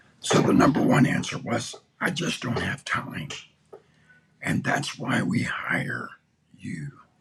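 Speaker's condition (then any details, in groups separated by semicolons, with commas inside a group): Throat cancer; tracheostomy tube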